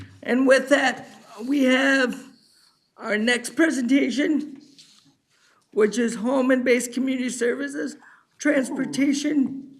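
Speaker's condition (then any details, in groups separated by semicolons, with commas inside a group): Cerebral palsy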